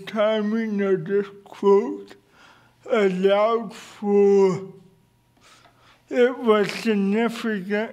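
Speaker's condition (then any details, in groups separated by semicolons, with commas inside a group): Cerebral palsy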